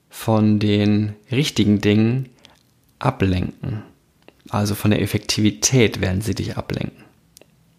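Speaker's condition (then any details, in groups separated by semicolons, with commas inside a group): No condition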